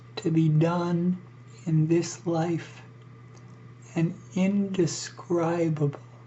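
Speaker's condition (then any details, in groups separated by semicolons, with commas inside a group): ALS; struggles to breathe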